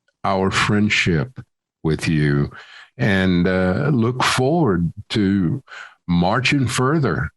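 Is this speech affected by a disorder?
No.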